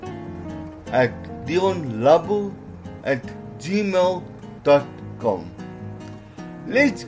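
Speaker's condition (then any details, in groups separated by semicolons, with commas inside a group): Cerebral palsy; trouble formulating words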